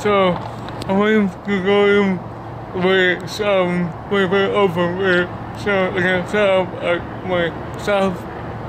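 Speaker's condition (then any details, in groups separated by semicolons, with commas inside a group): Cerebral palsy; body affected; speech disability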